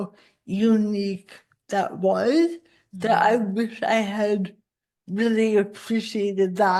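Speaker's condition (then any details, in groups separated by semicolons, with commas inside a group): Cerebral palsy; spasticity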